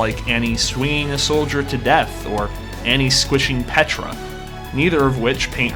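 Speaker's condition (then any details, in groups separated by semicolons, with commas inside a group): No condition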